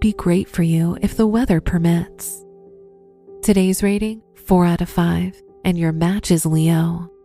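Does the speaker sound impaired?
No.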